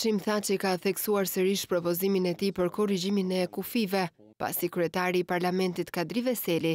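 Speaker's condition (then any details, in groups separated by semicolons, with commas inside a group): No condition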